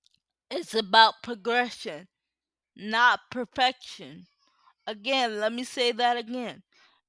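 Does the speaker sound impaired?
Yes: cerebral palsy.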